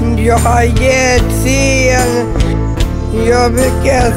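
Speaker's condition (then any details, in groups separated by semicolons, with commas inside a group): Down syndrome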